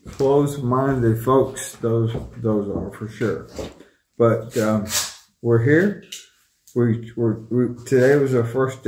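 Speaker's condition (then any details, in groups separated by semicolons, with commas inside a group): ALS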